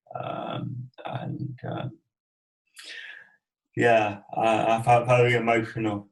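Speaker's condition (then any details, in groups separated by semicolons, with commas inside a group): Cerebral palsy; from birth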